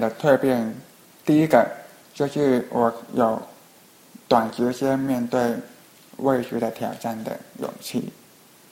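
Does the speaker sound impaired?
Yes: hearing impairment; gets interrupted.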